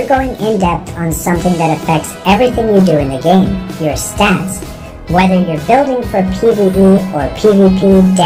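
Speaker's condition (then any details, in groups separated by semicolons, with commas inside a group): No condition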